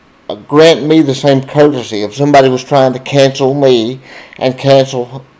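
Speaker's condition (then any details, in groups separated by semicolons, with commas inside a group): Cerebral palsy, spastic diplegia; needs help with many things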